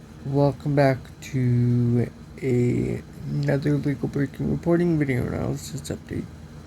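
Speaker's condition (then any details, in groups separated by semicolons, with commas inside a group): Cerebral palsy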